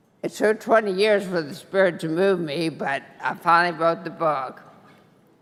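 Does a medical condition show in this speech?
Yes: brain injury; injury 20 years ago.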